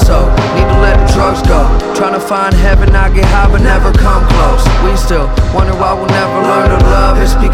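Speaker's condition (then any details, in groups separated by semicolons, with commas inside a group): No condition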